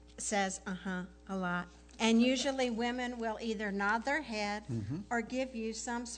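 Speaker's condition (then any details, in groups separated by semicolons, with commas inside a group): No condition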